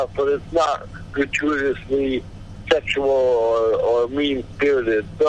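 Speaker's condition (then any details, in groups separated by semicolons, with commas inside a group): Cerebral palsy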